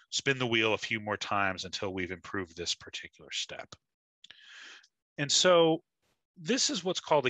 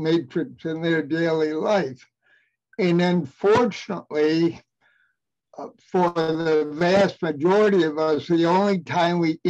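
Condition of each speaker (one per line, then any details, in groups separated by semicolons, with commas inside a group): No condition
Cerebral palsy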